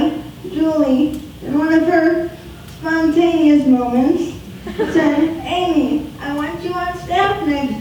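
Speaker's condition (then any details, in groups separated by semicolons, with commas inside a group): Spastic quadriplegic cerebral palsy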